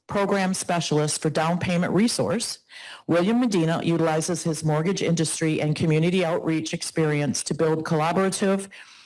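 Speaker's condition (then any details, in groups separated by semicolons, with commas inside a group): No condition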